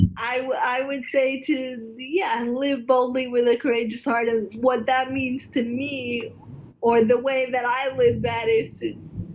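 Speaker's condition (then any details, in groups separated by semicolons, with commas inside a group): Cerebral palsy, spastic quadriplegia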